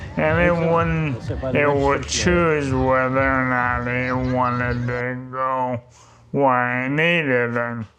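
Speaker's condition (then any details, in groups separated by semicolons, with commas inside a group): ALS; talks with struggle, tongue feels fat, little speech after 5pm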